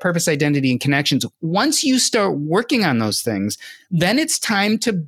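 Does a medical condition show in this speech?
No.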